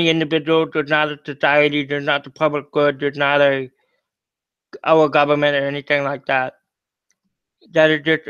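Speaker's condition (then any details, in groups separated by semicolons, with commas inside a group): Cerebral palsy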